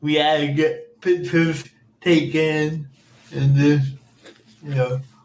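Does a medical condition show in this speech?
Yes: cerebral palsy; speech impairments, speech therapy from age seven with jeff in orlando, school speaking device declined.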